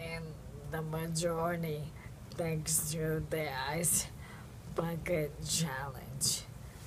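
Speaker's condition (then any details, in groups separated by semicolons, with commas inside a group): ALS; about two years since onset, lost walking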